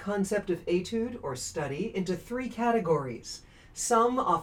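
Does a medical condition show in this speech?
No.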